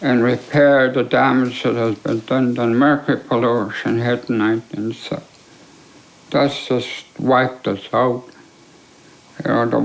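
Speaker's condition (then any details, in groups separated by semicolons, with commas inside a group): ALS; affects swallowing and speech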